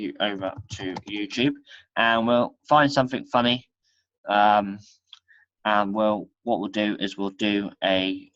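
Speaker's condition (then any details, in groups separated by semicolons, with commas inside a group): No condition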